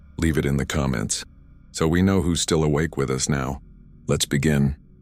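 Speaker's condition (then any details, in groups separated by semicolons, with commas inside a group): No condition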